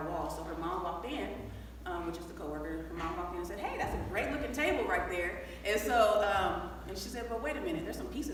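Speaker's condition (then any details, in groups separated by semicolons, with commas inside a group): No condition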